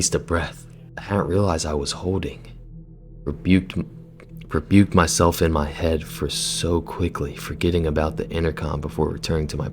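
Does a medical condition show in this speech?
No.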